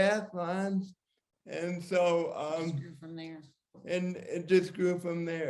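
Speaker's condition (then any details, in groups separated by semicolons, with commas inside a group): Cerebral palsy; from birth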